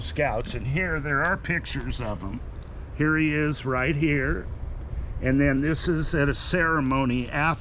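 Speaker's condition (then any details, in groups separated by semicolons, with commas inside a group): No condition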